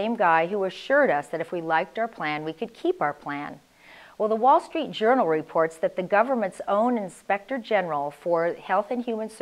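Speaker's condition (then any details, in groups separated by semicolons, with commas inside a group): No condition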